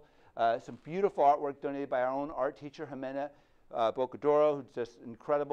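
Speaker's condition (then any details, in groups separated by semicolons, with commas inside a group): No condition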